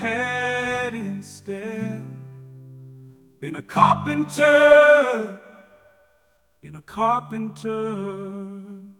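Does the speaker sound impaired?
No.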